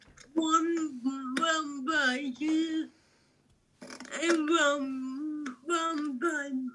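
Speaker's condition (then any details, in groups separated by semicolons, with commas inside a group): Cerebral palsy; wheelchair user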